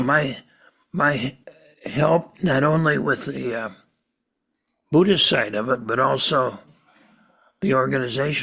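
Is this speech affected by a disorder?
Yes: Parkinson's disease.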